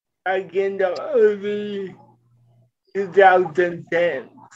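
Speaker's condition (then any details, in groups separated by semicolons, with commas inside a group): Cerebral palsy; present from birth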